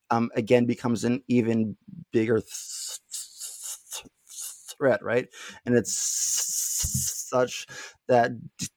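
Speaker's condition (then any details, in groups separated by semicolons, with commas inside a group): Stuttering; not stuttering much at time of recording; prolonged sounds, blocks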